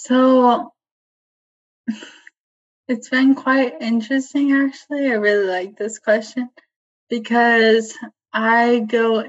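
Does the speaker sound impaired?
Yes: ALS, limb onset; diagnosed at age 25, onset in arms and legs, not bulbar onset; about 10 months since diagnosis, seeing speech language pathologist at clinic, voice and swallowing monitored, voice banking; voice tires and gets close to being lost while talking.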